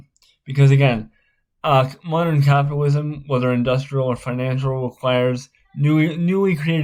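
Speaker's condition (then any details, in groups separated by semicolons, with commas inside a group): Spastic cerebral palsy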